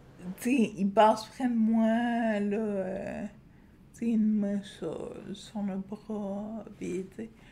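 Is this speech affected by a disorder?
Yes: Friedreich's ataxia.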